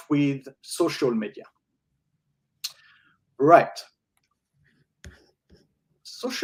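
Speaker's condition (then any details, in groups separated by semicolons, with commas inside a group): No condition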